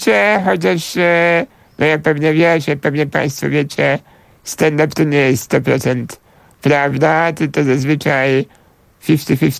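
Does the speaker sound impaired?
Yes: spinal muscular atrophy; onset in childhood, wheelchair user.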